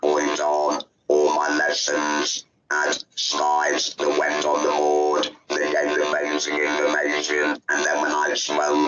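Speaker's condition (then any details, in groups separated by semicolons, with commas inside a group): Laryngectomy; laryngectomy voice, breathes through neck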